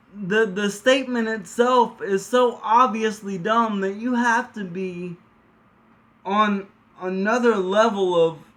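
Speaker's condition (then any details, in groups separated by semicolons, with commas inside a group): Cerebral palsy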